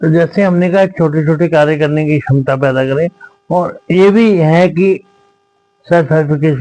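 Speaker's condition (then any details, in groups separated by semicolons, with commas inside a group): Cerebral palsy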